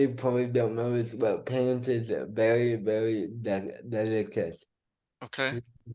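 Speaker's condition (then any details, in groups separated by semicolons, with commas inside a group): Cerebral palsy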